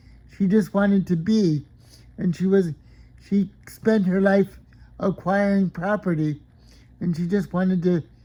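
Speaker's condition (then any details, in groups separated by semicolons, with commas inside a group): Cerebral palsy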